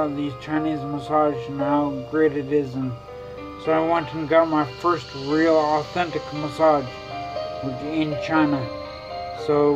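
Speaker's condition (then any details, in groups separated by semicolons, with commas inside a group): Traumatic brain injury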